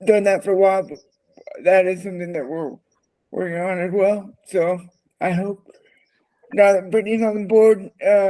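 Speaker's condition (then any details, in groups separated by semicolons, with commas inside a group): Cerebral palsy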